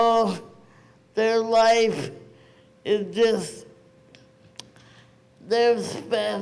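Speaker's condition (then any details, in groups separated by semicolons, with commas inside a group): Cerebral palsy; present from birth, premature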